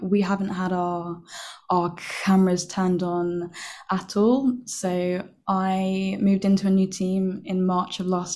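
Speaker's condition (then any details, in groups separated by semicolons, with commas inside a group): Stammer; onset with silent blocking, about 6 months saying nothing, McGuire program about 10 years ago; uses McGuire breathing technique, belt worn outside clothes as reminder to breathe deeply before speaking; stammer variable and changeable, began as silent blocks, relies on breathing technique; prolonged sounds, blocks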